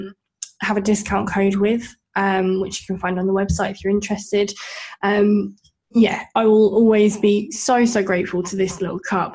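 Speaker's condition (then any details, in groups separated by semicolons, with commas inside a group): Bilateral cleft lip and palate; congenital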